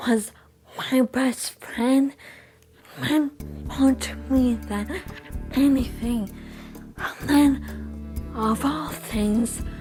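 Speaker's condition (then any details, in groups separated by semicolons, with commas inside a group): Traumatic brain injury; car crash, coma; after coma from car crash; relearned swallowing, singing voice lost, much voice therapy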